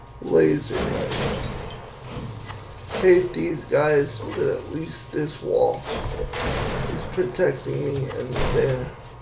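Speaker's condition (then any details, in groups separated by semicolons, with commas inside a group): Cerebral palsy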